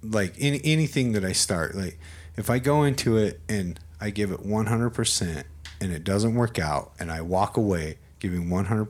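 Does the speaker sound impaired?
No.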